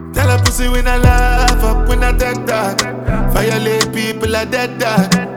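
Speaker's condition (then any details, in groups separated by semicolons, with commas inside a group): No condition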